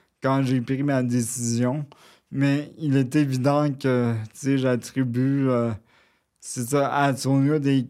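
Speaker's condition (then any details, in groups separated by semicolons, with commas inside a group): Cerebral palsy; brain damage, near quadriplegic, full use of left arm only, sensation preserved, wheelchair user; spasms limit mobility, no standing balance, leans on support, needs adaptation and assistance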